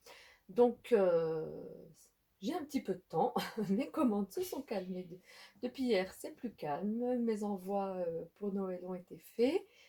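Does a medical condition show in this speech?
No.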